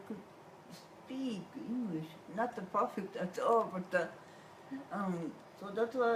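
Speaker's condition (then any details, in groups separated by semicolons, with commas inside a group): Cerebral palsy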